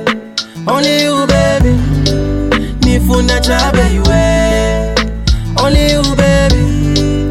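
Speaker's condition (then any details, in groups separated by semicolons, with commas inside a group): No condition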